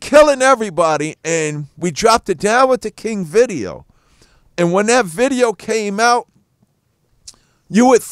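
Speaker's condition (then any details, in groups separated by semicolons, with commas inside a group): No condition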